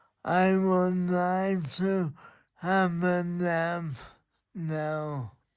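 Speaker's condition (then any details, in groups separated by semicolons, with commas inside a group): Motor neurone disease; speech declining 2-3 years, uses voice clone, slow typing; speech faded, hard to understand, speech recognition fails, worsening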